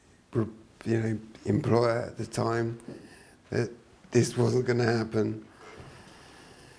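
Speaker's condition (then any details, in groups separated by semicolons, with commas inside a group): Traumatic brain injury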